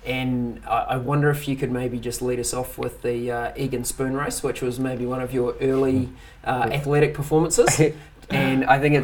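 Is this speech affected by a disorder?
No.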